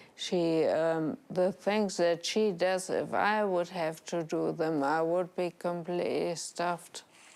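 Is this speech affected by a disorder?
Yes: traumatic brain injury, severe.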